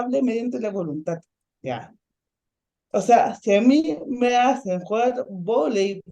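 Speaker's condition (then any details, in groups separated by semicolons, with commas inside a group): Ataxic cerebral palsy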